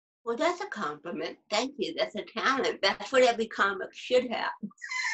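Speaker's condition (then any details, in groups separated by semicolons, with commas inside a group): Cerebral palsy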